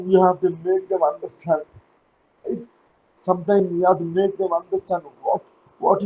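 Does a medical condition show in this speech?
Yes: cerebral palsy; uses wheelchair.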